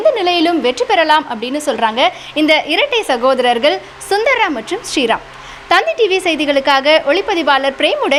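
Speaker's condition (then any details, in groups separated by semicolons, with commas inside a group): No condition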